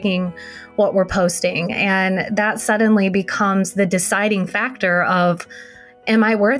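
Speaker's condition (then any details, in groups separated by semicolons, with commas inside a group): No condition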